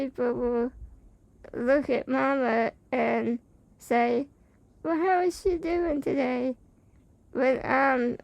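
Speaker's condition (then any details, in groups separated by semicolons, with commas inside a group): Spinal muscular atrophy type 2; able to speak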